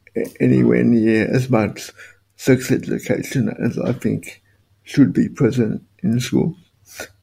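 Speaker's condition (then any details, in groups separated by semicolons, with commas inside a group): Spastic quadriplegic cerebral palsy; motorized wheelchair as main mobility aid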